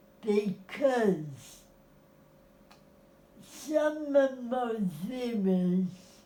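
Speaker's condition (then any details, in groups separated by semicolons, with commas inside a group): Cerebral palsy; spastic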